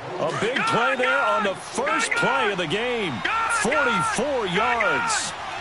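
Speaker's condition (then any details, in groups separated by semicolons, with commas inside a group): No condition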